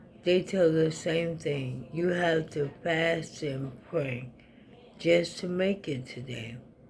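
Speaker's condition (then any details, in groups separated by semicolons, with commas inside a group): ALS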